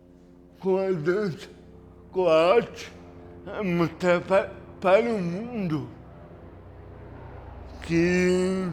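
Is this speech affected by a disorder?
Yes: cerebral palsy.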